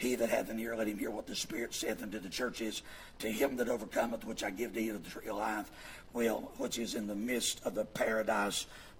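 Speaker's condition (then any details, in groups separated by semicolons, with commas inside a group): Vocal fold paralysis, bilateral; speaks with false vocal folds; both vocal cords paralyzed, do not come together, move or vibrate, false folds compensate for voicing; voice partly regained since loss about 9 years ago, false-fold voicing on camera exam, Baptist Hospital; voice worse than before, Kermit-the-Frog-like, irritating, pushes much air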